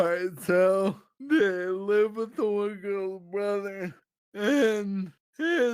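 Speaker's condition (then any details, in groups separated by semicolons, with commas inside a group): Friedreich's ataxia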